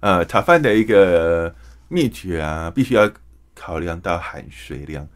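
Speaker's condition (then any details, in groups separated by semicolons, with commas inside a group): Hearing impairment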